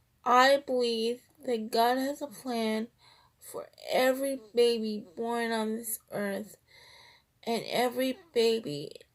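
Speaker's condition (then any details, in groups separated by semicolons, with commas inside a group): Cerebral palsy, triplegia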